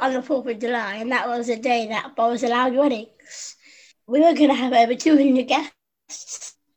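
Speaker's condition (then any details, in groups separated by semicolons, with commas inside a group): Down syndrome; adult woman, 25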